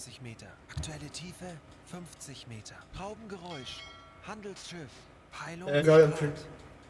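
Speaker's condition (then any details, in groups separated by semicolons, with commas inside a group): No condition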